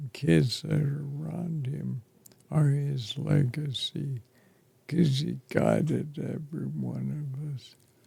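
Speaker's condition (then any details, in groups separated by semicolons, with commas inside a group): ALS; affects chest and throat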